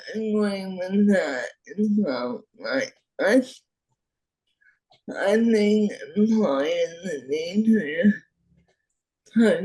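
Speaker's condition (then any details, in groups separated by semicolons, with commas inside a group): Friedreich's ataxia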